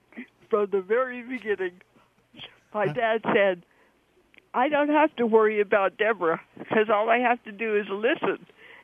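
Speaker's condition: Cerebral palsy; cerebral palsy from birth, born premature at six months, kept in incubator; cannot walk, needs help in almost every way

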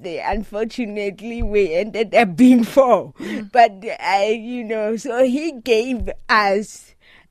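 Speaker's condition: Cerebral palsy; doctors said unable to drive

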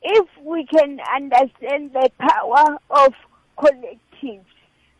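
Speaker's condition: Cerebral palsy; since childhood

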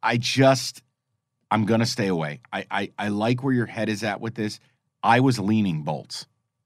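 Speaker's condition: No condition

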